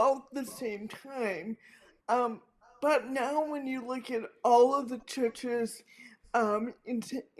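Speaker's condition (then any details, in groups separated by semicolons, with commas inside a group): Cerebral palsy; affects hands and speech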